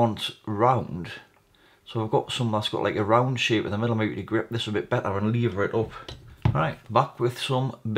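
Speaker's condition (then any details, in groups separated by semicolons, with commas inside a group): No condition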